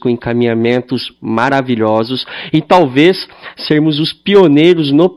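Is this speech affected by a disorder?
Yes: cleft lip and palate; congenital cleft lip and palate, treated from childhood as USP patient at rehabilitation hospital in Bauru.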